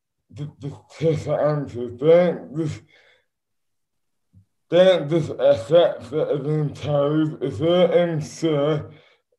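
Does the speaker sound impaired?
Yes: dystonia; speech affected, slurred speech as first symptom, hands later involuntarily affected.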